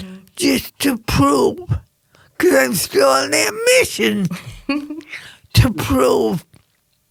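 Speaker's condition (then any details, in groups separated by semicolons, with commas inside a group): Cerebral palsy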